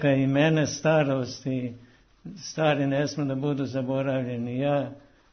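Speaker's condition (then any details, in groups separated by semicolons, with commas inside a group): Parkinson's disease; walks about 8 km daily, very active, reports no difficulties from the illness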